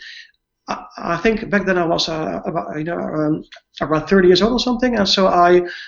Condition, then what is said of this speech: Stuttering. So, but in my case, I guess it's really primarily cluttering because